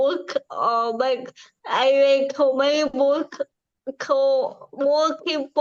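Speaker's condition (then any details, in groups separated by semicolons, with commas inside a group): Cerebral palsy; from birth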